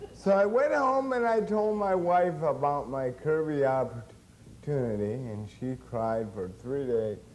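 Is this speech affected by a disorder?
Yes: cerebral palsy; since birth.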